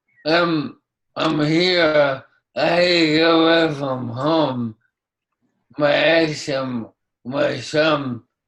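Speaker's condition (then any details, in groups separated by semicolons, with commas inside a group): ALS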